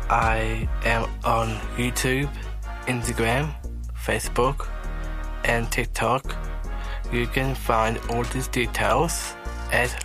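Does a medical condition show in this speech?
Yes: Down syndrome; age 21.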